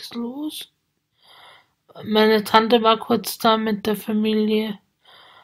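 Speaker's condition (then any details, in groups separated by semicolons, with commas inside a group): Spasticity from birth; multiple sclerosis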